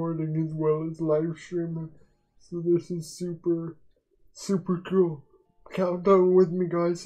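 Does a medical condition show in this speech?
Yes: quadriplegic cerebral palsy.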